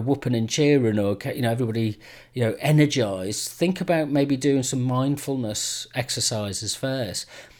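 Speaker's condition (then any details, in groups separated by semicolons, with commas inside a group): No condition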